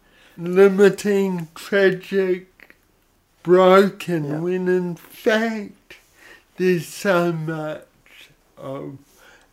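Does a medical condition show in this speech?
Yes: cerebral palsy; odd sort of voice.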